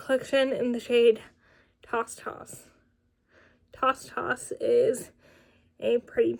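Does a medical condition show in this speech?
Yes: cerebral palsy, spastic.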